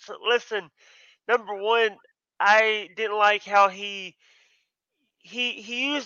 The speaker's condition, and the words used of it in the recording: Stuttering. When I get nervous, I start stuttering.